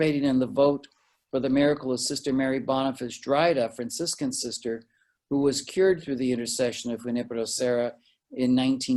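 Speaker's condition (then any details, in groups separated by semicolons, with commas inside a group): No condition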